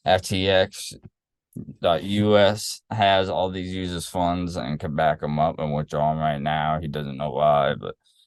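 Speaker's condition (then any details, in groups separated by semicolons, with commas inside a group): No condition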